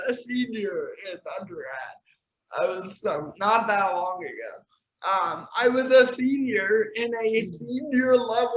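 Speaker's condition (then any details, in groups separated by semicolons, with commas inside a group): Cerebral palsy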